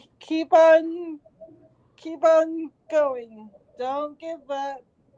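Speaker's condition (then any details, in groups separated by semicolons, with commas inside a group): Cerebral palsy; since birth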